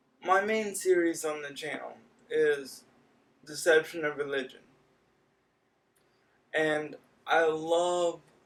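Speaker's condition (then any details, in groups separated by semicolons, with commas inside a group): Cerebral palsy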